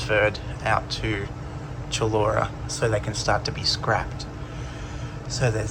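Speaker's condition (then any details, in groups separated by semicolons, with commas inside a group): No condition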